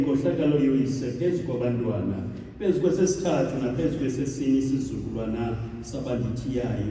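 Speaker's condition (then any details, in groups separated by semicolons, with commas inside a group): No condition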